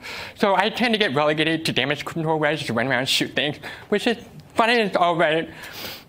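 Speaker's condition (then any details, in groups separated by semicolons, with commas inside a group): Deafness; uses American Sign Language, cannot follow game voice chat or spoken cues amid noise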